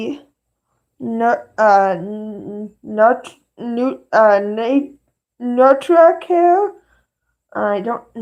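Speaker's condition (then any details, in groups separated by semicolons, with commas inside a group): Cerebral palsy; both hands affected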